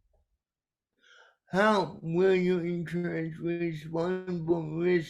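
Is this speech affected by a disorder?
Yes: cerebral palsy; caused by brainstem aneurysm.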